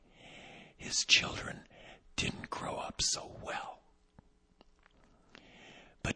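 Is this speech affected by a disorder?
Yes: vocal cord paralysis, unilateral; voice not yet back, audibly affected.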